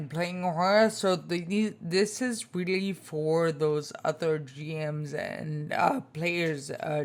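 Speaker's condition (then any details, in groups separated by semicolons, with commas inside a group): Spinocerebellar ataxia type 2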